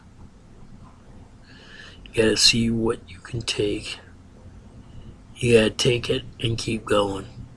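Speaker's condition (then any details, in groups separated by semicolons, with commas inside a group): Ataxia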